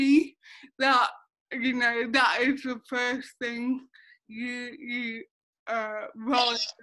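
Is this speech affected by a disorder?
Yes: cerebral palsy.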